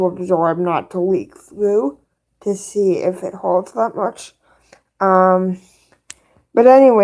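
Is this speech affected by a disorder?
Yes: cerebral palsy; both hands affected.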